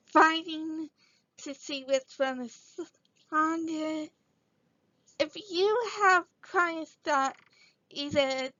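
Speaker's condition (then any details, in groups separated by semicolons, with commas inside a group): Cerebral palsy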